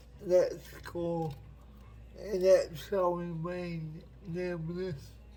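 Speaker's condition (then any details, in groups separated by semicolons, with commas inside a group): Cerebral palsy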